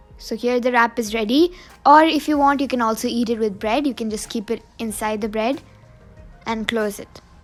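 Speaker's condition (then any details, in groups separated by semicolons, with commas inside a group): No condition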